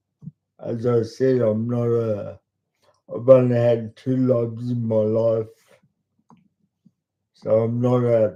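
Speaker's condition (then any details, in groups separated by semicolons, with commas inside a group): Cerebral palsy; talks slowly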